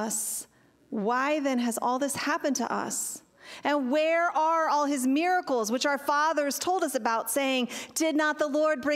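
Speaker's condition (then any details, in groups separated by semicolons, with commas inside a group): No condition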